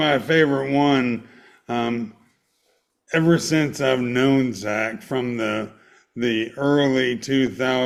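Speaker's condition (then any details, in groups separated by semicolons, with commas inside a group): ALS; motor neuron disease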